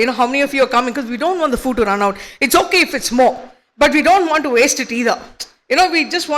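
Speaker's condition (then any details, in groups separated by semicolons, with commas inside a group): No condition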